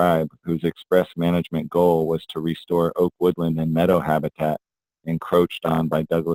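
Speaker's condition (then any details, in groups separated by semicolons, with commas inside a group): No condition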